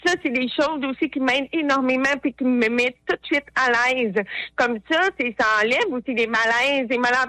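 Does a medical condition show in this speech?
Yes: hard of hearing; disability not very noticeable to others.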